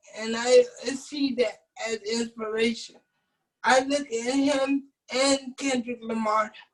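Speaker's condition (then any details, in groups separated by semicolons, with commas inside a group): Cerebral palsy; cerebral palsy, from birth, uses wheelchair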